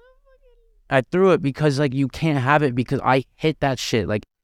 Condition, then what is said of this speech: None; typical speech.